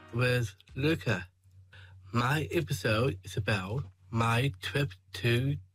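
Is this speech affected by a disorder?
Yes: Down syndrome; 21 years old.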